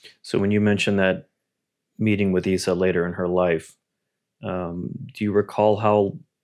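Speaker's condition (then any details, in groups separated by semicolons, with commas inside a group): No condition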